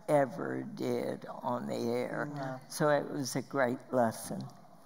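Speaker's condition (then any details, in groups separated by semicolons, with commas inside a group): Spasmodic dysphonia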